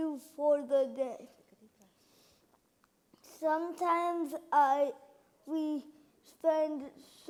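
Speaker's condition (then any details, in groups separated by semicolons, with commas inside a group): Cerebral palsy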